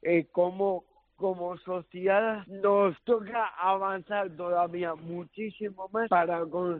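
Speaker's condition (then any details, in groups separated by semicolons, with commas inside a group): Cerebral palsy; no intellectual disability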